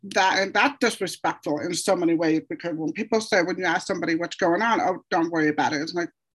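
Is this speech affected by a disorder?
Yes: deafness, hard of hearing/deaf; voice difference often taken for foreign accent or sinus infection, once passed off as retainer.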